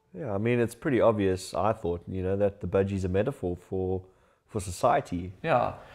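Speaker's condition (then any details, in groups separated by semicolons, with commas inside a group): No condition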